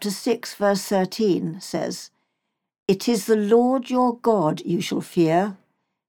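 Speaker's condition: No condition

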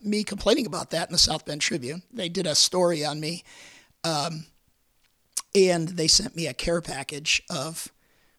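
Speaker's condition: Vocal cord cancer, repeated surgery; Hodgkin's lymphoma diagnosed at age 36, 19 vocal cord surgeries, chemotherapy causing mouth pain; a few weeks after 19th vocal cord surgery at University of Michigan, about 17 years since diagnosis

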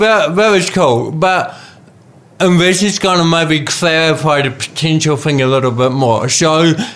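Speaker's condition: Cerebral palsy; cerebral palsy from birth, physical disability affecting how messages travel around body, parents told lifelong dependence; stopped childhood therapies, later physio through athletics; speech different, talks funny, daily hospital speech therapy and physiotherapy as child

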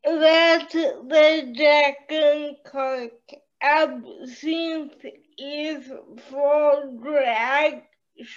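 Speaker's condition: Cerebral palsy

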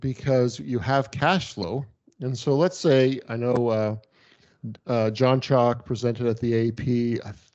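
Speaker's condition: No condition

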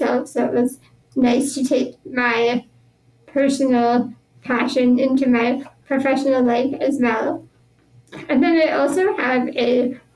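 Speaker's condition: Spinal muscular atrophy; genetic progressive neuromuscular disease, born with it, all muscles weaker, never walked, power wheelchair since about age 2; 33 years old, uses power wheelchair

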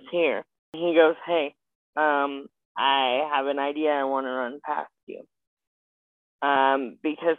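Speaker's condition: Spastic quadriplegic cerebral palsy; age 27

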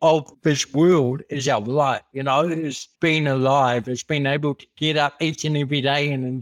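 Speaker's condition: Cerebral palsy; congenital

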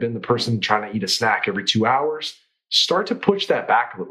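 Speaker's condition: No condition

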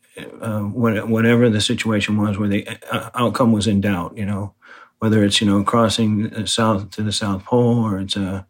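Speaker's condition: Parkinson's disease; new walking difficulty

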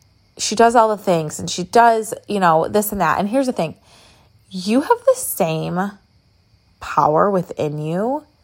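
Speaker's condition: No condition

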